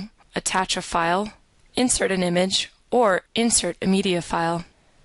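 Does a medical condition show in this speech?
No.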